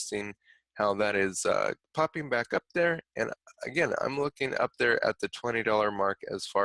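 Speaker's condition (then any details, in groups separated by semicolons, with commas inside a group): No condition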